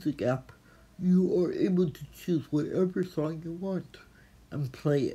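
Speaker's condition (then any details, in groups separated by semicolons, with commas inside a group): Athetoid cerebral palsy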